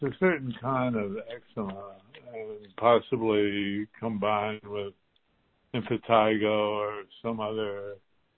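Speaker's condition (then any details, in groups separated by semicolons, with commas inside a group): Parkinson's; in clinical trial of stem cell therapy derived from donated bone marrow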